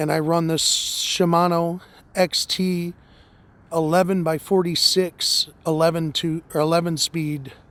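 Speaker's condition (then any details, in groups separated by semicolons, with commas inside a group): No condition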